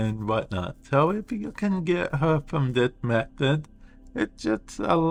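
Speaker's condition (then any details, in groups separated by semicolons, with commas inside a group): Cerebral palsy; affects speech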